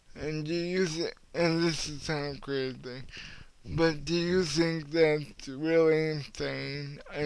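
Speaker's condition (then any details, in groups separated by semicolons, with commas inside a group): Cerebral palsy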